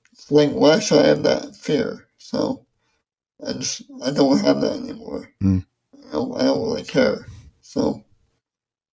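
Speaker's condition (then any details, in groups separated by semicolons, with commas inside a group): ALS; affects mouth function, reading aloud affected, apologizes for speech, host takes over reading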